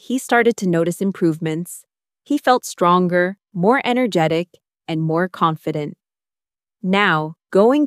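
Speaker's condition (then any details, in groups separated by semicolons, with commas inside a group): No condition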